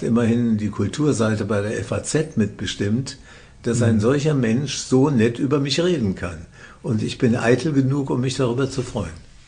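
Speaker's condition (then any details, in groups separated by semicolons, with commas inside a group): Parkinson's disease; symptoms barely noticeable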